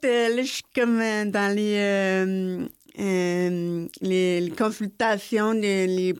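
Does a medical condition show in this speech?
Yes: deafness; hearing aids, learned LPC (Langage Parlé Complété), LSQ from Cégep, school with hearing pupils from age 6; hearing aids by day, none at night or on waking, light alert system at night; speaks and communicates orally, loses track in multi-speaker settings, later used LSQ interpreters in class.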